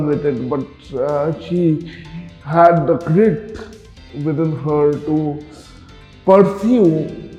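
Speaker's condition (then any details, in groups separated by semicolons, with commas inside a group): Cerebral palsy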